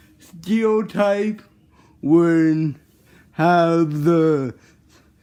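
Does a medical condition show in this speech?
Yes: cerebral palsy.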